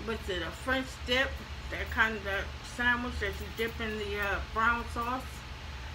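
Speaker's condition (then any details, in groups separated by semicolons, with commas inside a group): ALS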